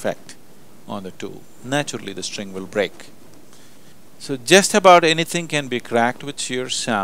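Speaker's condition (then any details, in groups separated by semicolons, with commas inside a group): No condition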